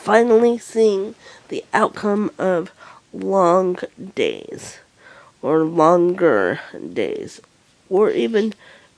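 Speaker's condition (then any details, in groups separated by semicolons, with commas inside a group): Cerebral palsy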